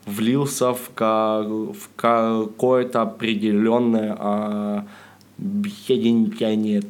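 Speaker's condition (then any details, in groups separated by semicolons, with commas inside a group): Stuttering, mild; persistent stutter, unable to get rid of it; stand-up comic, opens sets with jokes warning about stutter; slight stutter, sound and part-word repetitions, blocks, fillers, self-interruptions; repeated sounds, prolonged sounds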